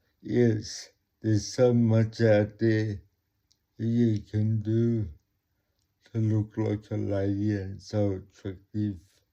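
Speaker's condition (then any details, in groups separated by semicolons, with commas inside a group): Cerebral palsy; talks slowly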